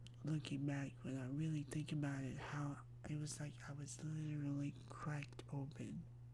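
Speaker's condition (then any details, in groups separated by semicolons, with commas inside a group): Myasthenia gravis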